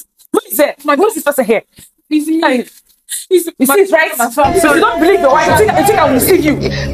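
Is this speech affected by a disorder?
No.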